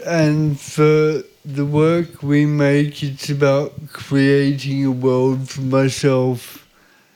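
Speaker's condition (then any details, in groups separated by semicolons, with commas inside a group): Cerebral palsy; visible disability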